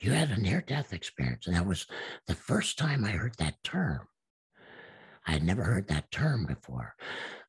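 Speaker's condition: Absent vocal cords; sounds made first then shaped by mouth

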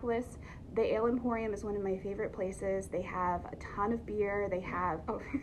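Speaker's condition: No condition

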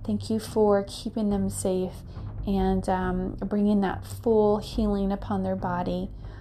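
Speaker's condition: No condition

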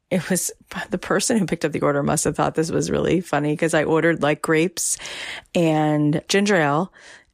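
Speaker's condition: No condition

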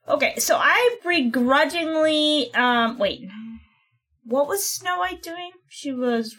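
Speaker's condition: No condition

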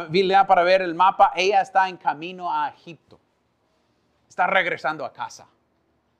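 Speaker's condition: No condition

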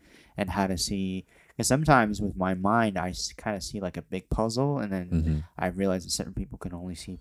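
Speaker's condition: Cleft lip and palate

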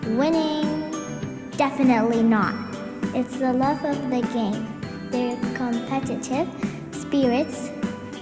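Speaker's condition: No condition

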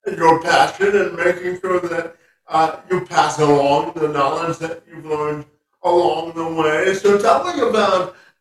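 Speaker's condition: Cerebral palsy; present from birth

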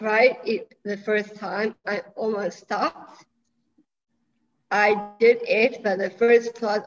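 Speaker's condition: Down syndrome; present from birth

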